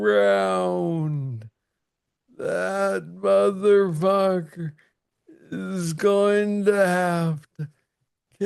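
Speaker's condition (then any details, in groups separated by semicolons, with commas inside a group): Parkinson's disease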